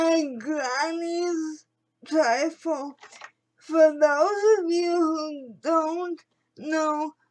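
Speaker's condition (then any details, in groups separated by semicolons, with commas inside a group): Cerebral palsy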